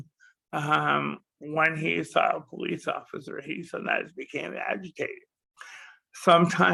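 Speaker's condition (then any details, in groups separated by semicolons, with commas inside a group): Cerebral palsy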